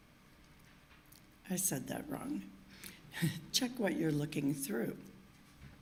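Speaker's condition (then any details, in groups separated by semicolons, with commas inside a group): No condition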